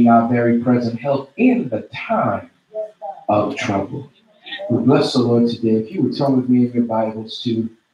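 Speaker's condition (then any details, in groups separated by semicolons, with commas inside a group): No condition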